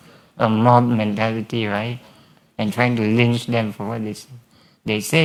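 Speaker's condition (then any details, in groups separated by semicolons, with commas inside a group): Spinal muscular atrophy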